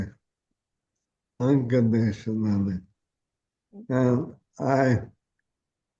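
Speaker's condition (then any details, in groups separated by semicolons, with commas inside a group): ALS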